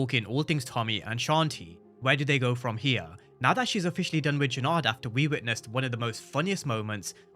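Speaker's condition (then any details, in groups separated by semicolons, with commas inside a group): No condition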